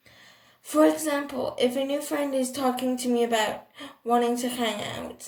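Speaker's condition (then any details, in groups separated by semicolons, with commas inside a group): Cerebral palsy, athetoid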